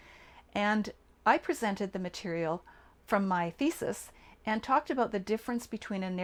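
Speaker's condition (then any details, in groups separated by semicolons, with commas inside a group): No condition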